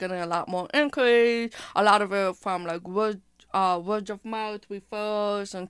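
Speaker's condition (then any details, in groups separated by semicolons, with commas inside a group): Hearing impairment with speech impairment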